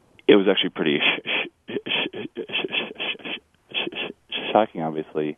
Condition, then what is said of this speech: Stuttering. Sometimes I have it where I will actually introduce myself as a person who stutters even before I have a block.